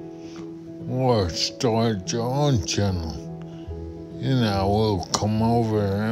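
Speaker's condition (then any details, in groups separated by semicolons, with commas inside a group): Multiple sclerosis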